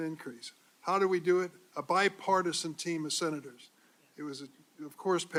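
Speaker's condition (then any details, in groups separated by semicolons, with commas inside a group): No condition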